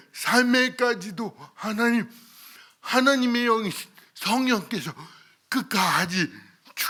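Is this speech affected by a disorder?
Yes: cerebral palsy.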